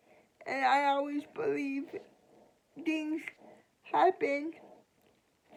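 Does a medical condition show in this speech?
Yes: cerebral palsy.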